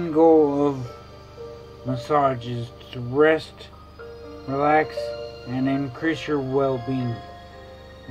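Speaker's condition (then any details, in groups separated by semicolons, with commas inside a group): Traumatic brain injury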